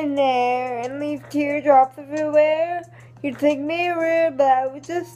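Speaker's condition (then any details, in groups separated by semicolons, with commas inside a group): Cerebral palsy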